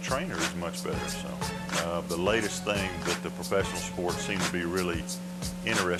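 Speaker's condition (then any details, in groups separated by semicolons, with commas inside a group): No condition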